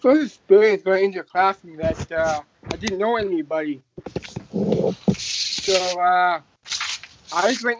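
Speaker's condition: Down syndrome

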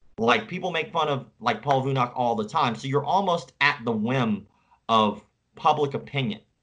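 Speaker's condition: Cleft palate; congenital cleft palate

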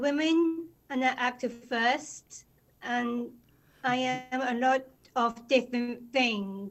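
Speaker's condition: Down syndrome; speech developed well

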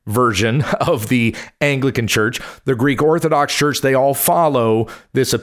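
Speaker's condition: No condition

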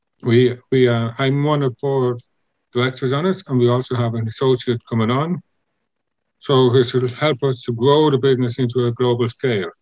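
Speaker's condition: Congenital deafness; born deaf, cause unknown, not hereditary, undiagnosed for about 12 months; learned to speak via audiologists and speech therapist Jim from America, lip reading learned from Jim

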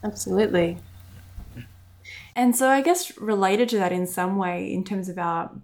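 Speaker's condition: No condition

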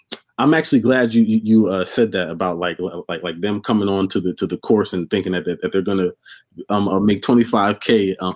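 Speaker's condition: Stuttering; stuttered all life since childhood; repeated sounds, repeated words

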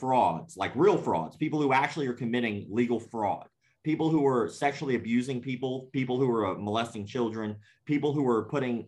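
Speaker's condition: Cleft palate; scars on face

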